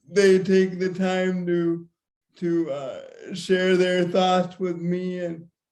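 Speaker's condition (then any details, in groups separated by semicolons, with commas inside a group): Severe cerebral palsy; speech problems predicted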